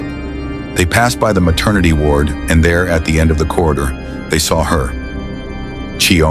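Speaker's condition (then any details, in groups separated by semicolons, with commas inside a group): No condition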